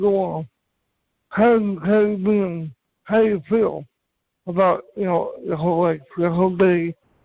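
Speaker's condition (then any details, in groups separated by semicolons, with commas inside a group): Cerebral palsy; from birth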